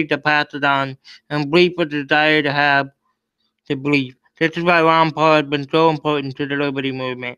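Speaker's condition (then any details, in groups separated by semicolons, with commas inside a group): Cerebral palsy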